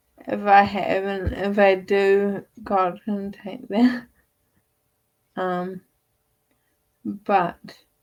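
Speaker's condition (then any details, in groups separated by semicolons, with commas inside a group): Friedreich's ataxia; wheelchair user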